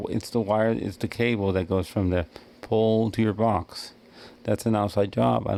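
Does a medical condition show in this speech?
Yes: cerebral palsy; wheelchair user.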